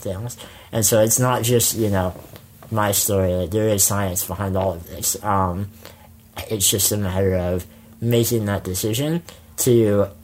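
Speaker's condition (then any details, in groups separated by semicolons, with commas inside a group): Spinal muscular atrophy; wheelchair for most of life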